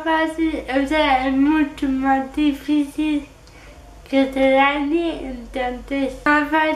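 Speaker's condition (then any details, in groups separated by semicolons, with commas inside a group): Cerebral palsy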